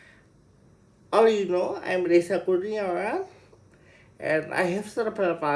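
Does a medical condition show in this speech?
Yes: cerebral palsy.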